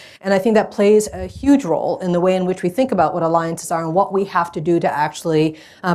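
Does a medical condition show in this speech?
No.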